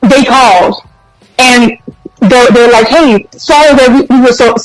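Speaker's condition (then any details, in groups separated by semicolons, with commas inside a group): Stutter; others took person's voice because of it; repeated sounds, repeated words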